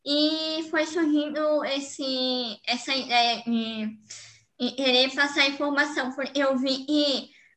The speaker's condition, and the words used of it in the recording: Cleft palate. É, ainda tenho né, uma hipernasalidade porém ela vai ser corrigida eh, depois que eu